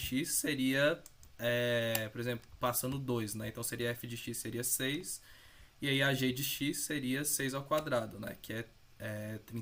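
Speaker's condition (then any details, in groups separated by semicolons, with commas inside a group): No condition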